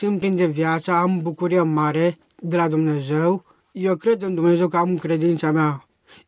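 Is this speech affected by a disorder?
Yes: Down syndrome; adult man, 33 years old.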